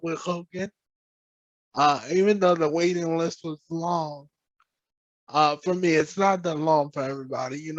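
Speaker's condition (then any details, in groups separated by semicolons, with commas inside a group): Cerebral palsy; present from birth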